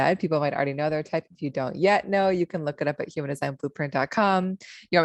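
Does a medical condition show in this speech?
No.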